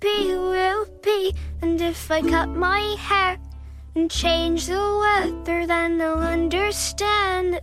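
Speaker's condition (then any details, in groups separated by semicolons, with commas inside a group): No condition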